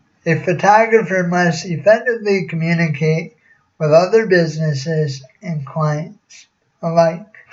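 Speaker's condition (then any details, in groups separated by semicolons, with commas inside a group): Cerebral palsy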